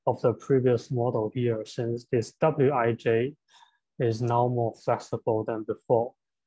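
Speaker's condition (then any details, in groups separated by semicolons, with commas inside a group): No condition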